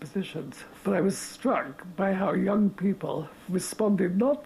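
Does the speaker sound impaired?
Yes: motor neurone disease; terminal, progressive motor neurone disease, body capacities steadily shrinking; late stage, 18 months since onset, completely immobile, lying in bed in New York, breathing aid; speaking through air contraption enabling breathing, still able to talk, interviewed down the line.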